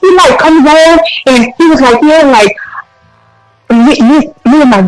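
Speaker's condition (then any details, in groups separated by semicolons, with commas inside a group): Stutter; developmental stutter, onset at age 3; people took voice away because of stutter; repeated sounds, prolonged sounds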